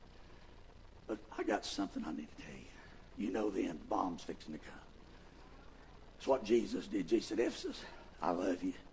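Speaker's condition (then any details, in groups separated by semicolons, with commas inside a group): Vocal fold paralysis, bilateral; speaks with false vocal folds; false-fold voicing on camera exam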